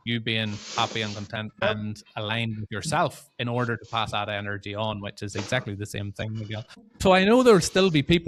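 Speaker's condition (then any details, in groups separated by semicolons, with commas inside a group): No condition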